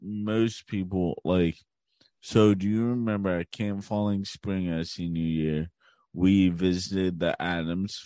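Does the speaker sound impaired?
Yes: cerebral palsy; since birth, umbilical cord around neck three times, breathing difficulty in womb, tight muscles, gait, swimming and cycling learned in high school; mildest case, gets around on own, no wheelchair; speech reveals disability, speaks more slowly than others, articulate.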